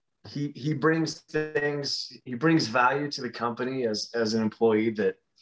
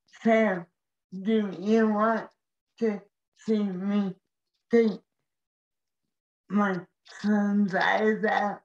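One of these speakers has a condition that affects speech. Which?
The second: cerebral palsy; wheelchair user; severe.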